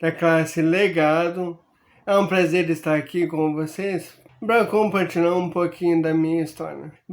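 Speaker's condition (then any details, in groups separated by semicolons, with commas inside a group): Amyotrophic lateral sclerosis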